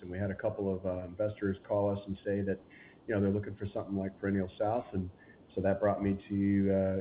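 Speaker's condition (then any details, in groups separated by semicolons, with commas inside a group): No condition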